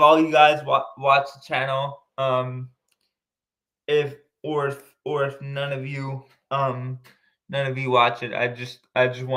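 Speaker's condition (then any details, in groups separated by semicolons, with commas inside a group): Cerebral palsy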